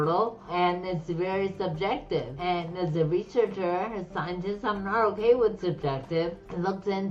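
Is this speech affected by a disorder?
Yes: slurred speech.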